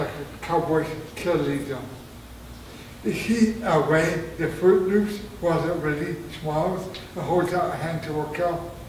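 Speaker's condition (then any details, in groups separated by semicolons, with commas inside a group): Traumatic brain injury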